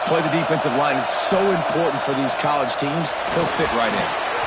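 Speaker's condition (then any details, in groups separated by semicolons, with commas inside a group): No condition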